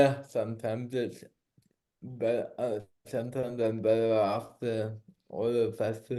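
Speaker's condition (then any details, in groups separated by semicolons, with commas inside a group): Cerebral palsy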